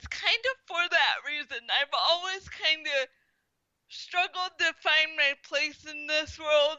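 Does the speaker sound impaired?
Yes: spastic quadriplegic cerebral palsy; believed caused by stroke shortly after birth.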